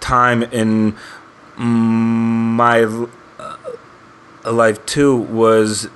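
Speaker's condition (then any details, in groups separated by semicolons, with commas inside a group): Stuttering; tries not to avoid stuttering most of the time, sometimes on verge of avoiding; prolonged sounds, blocks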